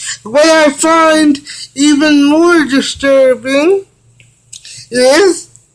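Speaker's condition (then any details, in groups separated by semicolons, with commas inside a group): Cerebral palsy; from birth; physical therapy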